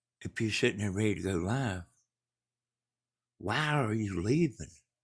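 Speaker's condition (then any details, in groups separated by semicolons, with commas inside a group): Brain bleed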